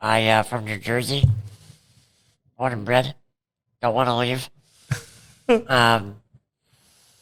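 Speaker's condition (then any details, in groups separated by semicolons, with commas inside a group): Cerebral palsy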